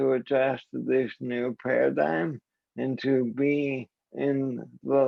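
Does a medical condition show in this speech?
Yes: ALS.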